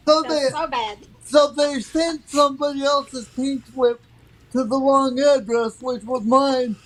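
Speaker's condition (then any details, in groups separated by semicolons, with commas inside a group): Cerebral palsy; from birth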